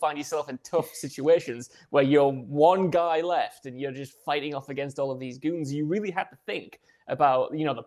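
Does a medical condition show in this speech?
No.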